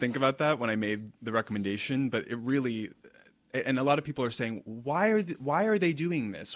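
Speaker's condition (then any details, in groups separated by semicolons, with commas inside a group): No condition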